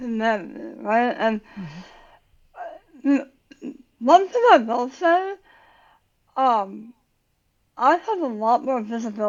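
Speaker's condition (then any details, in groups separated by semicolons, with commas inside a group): Tongue cancer surgery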